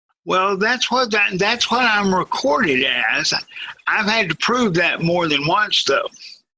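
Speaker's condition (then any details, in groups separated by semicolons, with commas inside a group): Cerebral palsy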